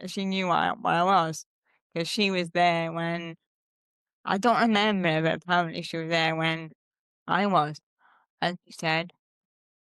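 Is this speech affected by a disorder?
Yes: cerebral palsy; present since birth, legs affected, childhood leg operations.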